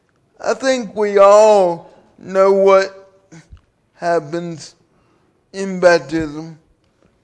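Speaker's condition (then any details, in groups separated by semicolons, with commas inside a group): Cerebral palsy; due to birth complications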